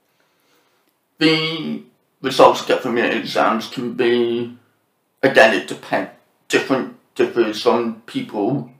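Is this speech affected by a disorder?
Yes: profound deafness with cochlear implants, born profoundly deaf, cochlear implants; speaks fairly clearly after smooth speech therapy, speech not always this clear.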